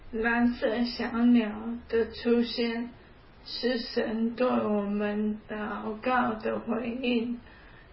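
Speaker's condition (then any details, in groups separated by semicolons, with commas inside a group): ALS; onset about three years ago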